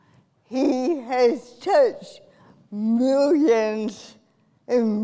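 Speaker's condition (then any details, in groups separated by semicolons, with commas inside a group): Cerebral palsy; from birth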